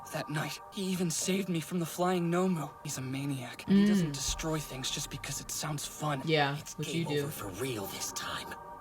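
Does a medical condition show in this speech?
No.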